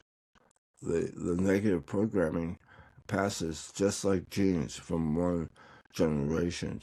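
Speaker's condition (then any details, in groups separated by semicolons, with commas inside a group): Tongue cancer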